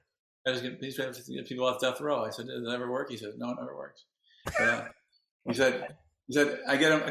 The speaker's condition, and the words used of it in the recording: Parkinson's disease. I sing for like 2 weeks straight before I get my voice back.